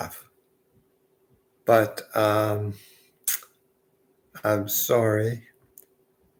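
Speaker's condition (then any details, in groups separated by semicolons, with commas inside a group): Multiple sclerosis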